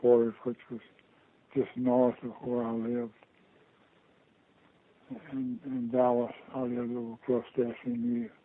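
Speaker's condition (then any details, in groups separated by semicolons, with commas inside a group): Parkinson's disease; diagnosed about two years ago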